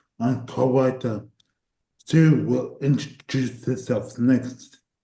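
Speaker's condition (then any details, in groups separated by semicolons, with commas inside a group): Cerebral palsy; voice tires at times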